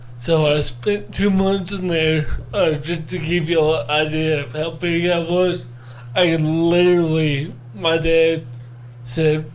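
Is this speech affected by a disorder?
Yes: cerebral palsy; born not breathing.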